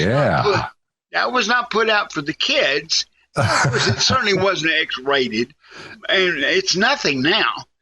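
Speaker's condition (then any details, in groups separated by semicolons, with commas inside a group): Cerebral palsy; can still talk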